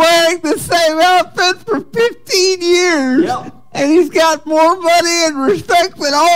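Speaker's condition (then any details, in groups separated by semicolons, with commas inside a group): Cerebral palsy; speech sounds drunk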